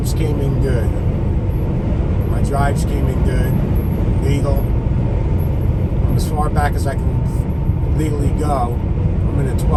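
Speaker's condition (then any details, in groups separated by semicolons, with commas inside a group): No condition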